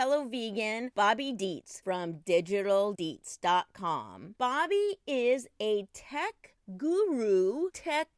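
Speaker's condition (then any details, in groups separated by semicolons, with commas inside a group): No condition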